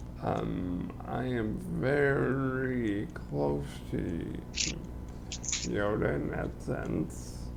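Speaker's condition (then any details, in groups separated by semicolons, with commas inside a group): Cerebral palsy; limbs affected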